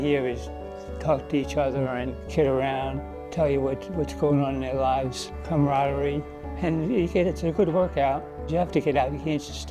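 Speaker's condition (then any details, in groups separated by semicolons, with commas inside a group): Parkinson's; onset with progressive shaking; diagnosed 10 years ago, age 74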